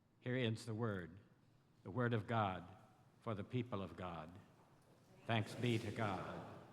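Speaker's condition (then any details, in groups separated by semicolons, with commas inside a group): No condition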